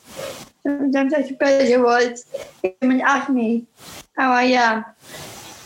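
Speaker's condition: Down syndrome; speech and language therapy growing up; communication sometimes breaks down, uses alternative ways to get message across

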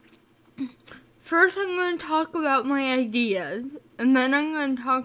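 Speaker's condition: Cerebral palsy; recent health issues, about three-month break from podcasting

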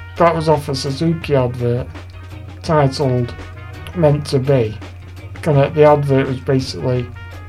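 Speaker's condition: Duchenne muscular dystrophy; diagnosed at age 5

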